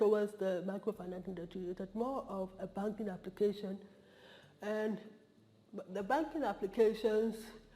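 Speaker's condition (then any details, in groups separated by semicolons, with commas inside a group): Cerebral palsy; brain damage from neonatal jaundice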